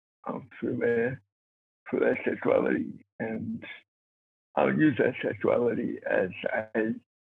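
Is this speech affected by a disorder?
Yes: cerebral palsy; born two months premature.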